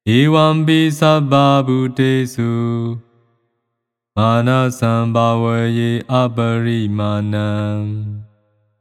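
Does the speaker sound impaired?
No.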